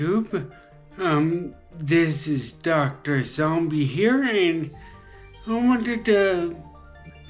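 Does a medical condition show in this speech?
Yes: traumatic brain injury; very debilitating.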